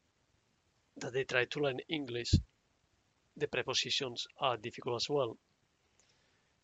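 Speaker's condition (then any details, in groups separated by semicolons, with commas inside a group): No condition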